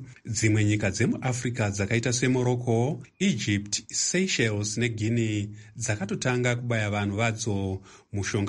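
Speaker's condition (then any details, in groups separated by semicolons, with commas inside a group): No condition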